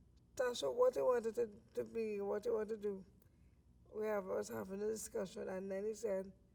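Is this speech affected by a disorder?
Yes: cerebral palsy; lifelong.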